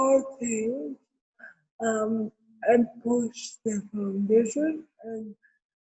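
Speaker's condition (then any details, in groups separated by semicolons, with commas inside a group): Cerebral palsy; from birth, medical negligence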